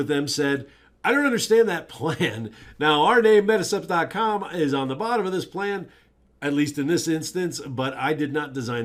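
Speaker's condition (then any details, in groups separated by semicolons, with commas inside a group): No condition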